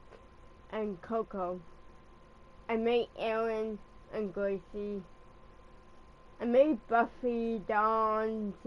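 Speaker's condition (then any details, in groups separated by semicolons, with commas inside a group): Cerebral palsy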